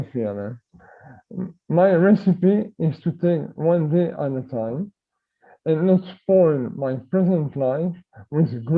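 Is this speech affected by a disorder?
Yes: myotonic dystrophy; type 1, adult onset; muscle weakness.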